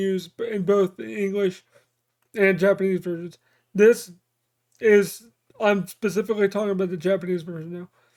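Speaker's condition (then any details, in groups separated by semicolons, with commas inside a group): Cerebral palsy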